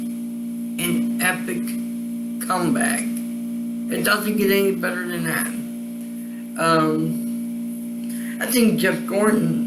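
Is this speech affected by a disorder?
Yes: cerebral palsy; voice sound affected.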